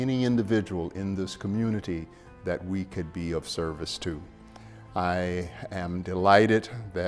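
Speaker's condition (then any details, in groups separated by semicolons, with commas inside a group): No condition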